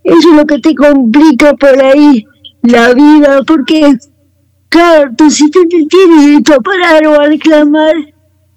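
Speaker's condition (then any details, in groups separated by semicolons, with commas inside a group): Cerebral palsy; wheelchair user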